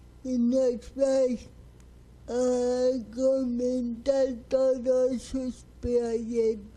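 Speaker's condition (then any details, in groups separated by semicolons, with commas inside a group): Cerebral palsy; speaks with difficulty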